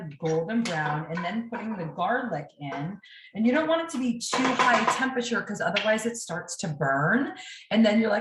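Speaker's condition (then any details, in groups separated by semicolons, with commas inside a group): No condition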